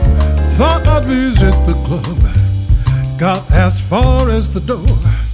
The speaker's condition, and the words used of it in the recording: No condition.